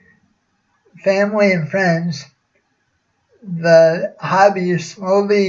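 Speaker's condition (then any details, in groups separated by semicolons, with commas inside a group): Cerebral palsy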